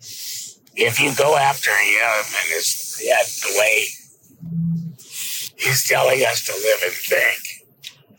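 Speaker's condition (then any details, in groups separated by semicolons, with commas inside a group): Laryngectomy; esophageal speech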